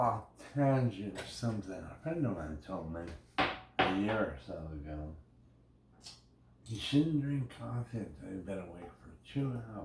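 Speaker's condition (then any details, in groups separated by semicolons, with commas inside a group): Brain injury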